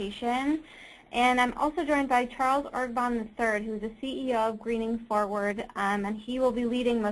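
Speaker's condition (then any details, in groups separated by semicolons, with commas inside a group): No condition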